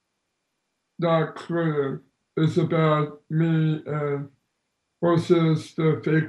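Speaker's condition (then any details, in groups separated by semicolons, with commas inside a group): Down syndrome; congenital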